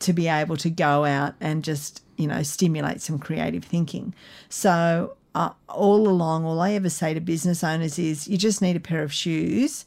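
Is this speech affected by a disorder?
No.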